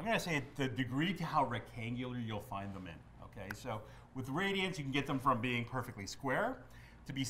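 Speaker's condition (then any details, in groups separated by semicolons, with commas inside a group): No condition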